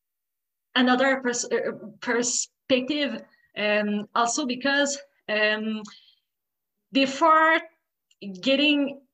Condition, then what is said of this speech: Stuttering. When I talk, I think that this is kind of exhausting, because when I talk, when I stutter, this is like the coordination between all